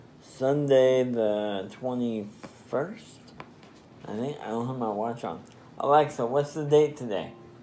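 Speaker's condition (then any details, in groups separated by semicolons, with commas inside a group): Spastic diplegia cerebral palsy; in therapy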